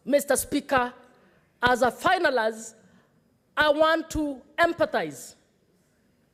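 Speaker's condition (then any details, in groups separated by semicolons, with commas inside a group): No condition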